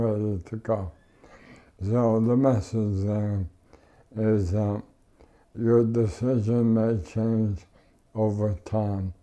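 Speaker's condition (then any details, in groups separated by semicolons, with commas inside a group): ALS; tracheotomy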